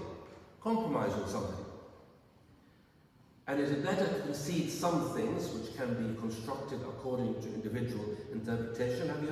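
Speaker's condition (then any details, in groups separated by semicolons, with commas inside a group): No condition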